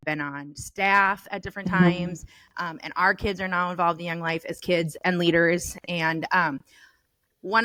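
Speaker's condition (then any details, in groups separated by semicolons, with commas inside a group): No condition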